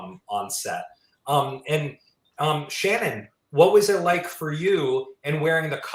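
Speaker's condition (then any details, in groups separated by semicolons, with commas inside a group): No condition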